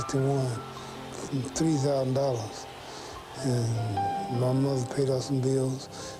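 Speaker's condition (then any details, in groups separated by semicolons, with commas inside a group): Parkinson's syndrome; mild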